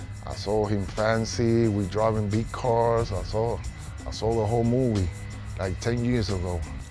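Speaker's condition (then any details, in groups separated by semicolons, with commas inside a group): No condition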